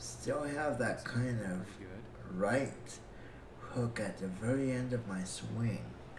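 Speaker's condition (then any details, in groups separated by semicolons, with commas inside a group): Cerebral palsy; breathing fine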